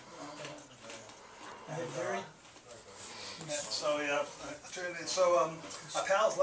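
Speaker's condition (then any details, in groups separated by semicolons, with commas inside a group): No condition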